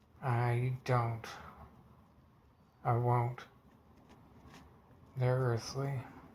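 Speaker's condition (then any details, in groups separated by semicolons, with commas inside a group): Multiple sclerosis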